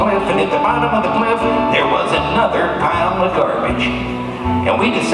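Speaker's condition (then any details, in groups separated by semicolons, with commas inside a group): No condition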